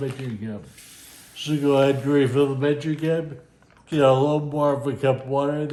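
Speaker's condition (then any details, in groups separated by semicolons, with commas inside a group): Friedreich's ataxia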